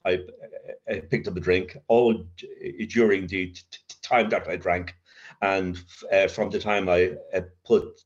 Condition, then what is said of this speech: Stuttering. So um, today it still happens. I still get the uh, blocks, um,